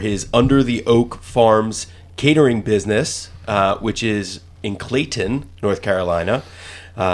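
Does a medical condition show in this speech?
No.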